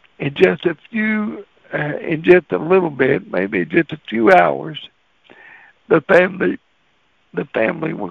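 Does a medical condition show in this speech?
Yes: cerebral palsy; cerebral palsy voice.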